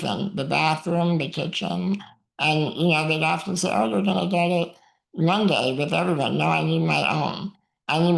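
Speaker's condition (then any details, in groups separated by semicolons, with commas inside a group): Muscular dystrophy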